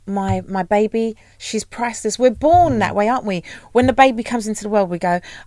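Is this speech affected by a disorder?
No.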